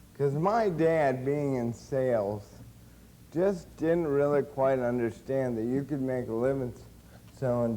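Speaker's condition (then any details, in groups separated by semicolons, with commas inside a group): Cerebral palsy; since birth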